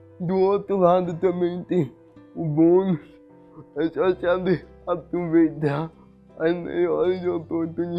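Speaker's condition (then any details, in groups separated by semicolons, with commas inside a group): Cerebral palsy; some difficulty speaking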